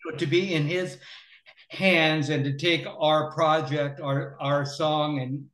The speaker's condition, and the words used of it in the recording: Stuttering. Uh, what I just want to say was, um, you know, obviously I stutter